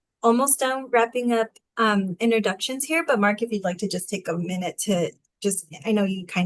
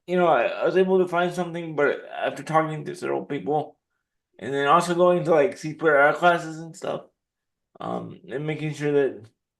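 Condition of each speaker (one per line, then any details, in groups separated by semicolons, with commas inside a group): No condition
Cerebral palsy; wheelchair user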